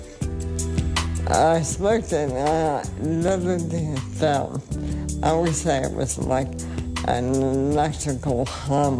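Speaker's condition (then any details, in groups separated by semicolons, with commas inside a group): ALS; more than 25 years since onset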